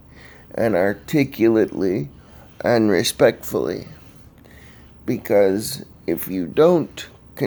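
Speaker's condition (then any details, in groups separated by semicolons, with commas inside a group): Cerebral palsy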